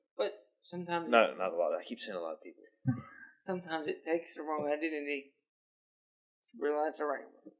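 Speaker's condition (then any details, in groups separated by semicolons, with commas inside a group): Cerebral palsy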